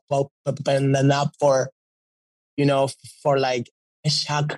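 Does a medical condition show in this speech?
Yes: stutter; fluent when singing; stutter goes away when singing; here repeated sounds, blocks.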